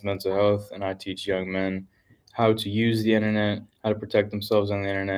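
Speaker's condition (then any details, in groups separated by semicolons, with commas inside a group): No condition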